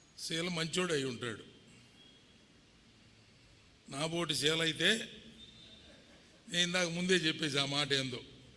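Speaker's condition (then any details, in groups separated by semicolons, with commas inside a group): No condition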